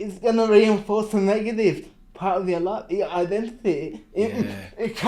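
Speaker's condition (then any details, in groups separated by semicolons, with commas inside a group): Cerebral palsy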